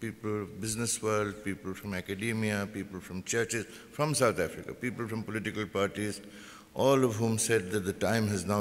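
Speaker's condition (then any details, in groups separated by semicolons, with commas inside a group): No condition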